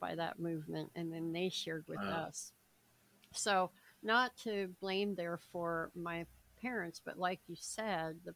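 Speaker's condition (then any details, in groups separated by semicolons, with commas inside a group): Cleft palate, severe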